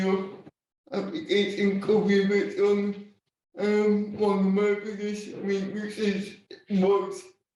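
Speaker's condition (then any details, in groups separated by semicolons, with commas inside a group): Cerebral palsy, spastic and dyskinetic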